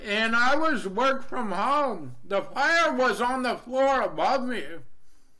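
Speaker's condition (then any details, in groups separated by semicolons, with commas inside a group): Deafness, Neurofibromatosis Type 2; first half deaf, then 2 months of no hearing, then amplifier gave some hearing; uses Live Transcribe on phone, requested interpreter in interviews, alert device with flashing LEDs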